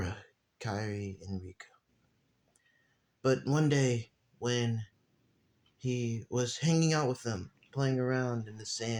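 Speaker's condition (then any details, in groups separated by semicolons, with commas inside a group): No condition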